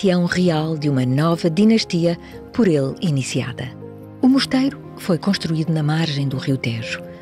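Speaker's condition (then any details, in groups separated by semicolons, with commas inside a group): No condition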